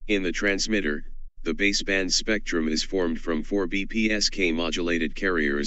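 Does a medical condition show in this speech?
No.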